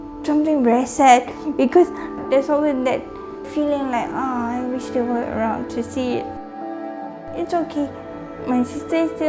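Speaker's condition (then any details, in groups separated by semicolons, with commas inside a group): Cerebral palsy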